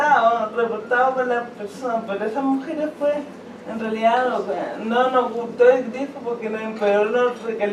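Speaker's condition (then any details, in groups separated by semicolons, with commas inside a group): Cerebral palsy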